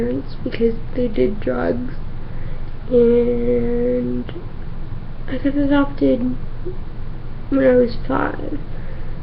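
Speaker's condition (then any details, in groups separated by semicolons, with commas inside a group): Cerebral palsy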